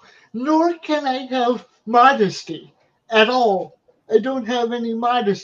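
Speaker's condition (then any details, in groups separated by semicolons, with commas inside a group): Cerebral palsy; wheelchair user, physical therapy; undiagnosed problem over past year and a half, on seven medications including pain medication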